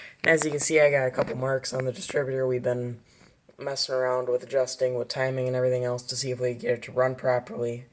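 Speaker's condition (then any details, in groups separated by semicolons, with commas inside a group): No condition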